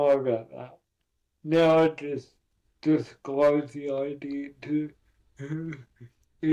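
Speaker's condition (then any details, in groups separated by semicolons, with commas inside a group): Cerebral palsy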